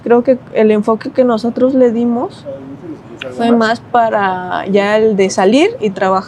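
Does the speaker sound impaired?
No.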